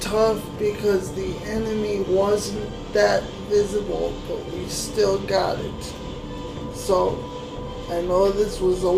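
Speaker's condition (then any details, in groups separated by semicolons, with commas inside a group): Cerebral palsy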